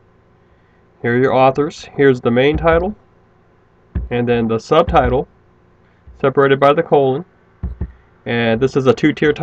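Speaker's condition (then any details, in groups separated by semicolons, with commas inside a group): No condition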